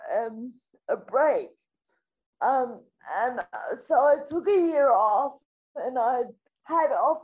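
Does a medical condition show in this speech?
Yes: spastic quadriplegic cerebral palsy; affects all of daily life, requires support with every aspect of daily life.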